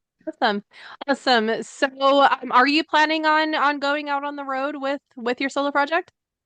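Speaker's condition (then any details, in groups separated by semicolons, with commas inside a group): No condition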